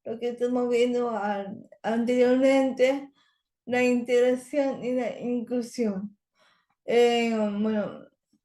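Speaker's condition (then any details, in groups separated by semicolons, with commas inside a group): Cerebral palsy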